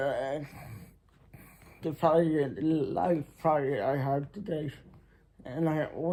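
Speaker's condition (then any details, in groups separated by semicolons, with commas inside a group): Muscular Parkinson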